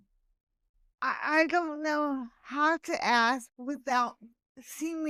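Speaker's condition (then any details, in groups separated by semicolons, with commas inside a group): Right hemiplegia cerebral palsy; very mild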